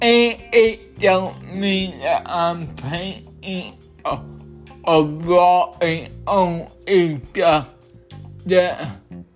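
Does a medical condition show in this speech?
Yes: cerebral palsy.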